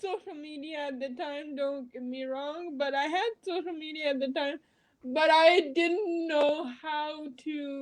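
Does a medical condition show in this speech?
Yes: cerebral palsy; spasticity.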